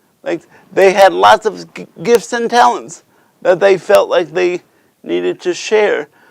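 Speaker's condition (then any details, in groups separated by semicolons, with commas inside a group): Cerebral palsy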